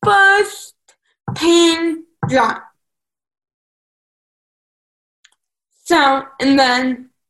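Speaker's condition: Cerebral palsy; unable to drive

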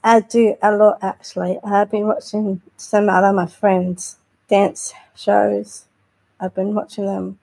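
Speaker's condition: Down syndrome; intellectual disability

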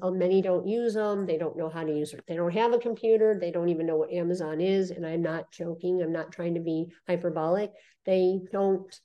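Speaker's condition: Cleft lip and palate; congenital, surgeries from birth to age 5 including ears, first reconstructive surgery at 17, mouthpiece before; spoke funny and whistled before reconstruction at 17

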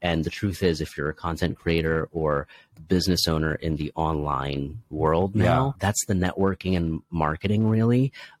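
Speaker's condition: No condition

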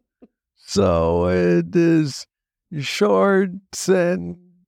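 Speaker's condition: Parkinson's disease, young onset; diagnosed age 35

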